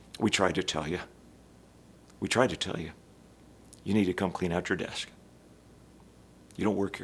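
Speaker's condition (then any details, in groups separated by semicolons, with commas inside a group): No condition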